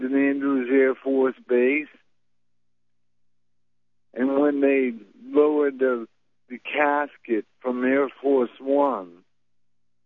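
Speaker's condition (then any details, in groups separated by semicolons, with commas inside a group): Multiple sclerosis; may speak poorly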